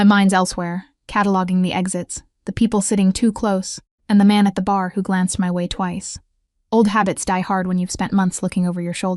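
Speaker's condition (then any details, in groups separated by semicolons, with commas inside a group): No condition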